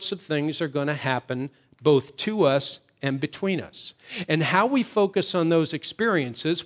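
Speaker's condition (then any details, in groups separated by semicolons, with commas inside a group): No condition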